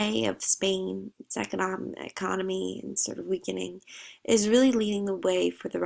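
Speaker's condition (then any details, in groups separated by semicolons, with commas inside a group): No condition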